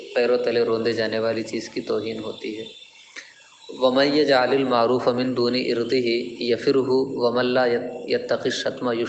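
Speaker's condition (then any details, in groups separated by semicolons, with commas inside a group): No condition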